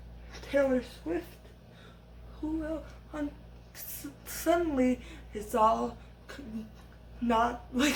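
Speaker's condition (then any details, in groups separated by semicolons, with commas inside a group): Cerebral palsy, severe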